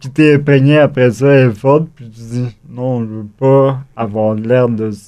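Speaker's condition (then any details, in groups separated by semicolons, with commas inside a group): Cerebral palsy; acquired, wheelchair user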